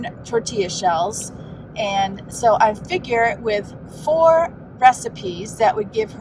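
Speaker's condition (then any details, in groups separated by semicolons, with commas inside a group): No condition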